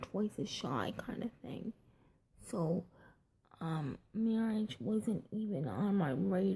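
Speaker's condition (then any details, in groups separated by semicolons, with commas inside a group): Cerebral palsy, triplegia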